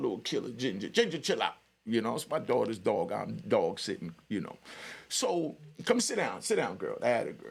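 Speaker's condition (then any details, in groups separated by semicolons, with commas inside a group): No condition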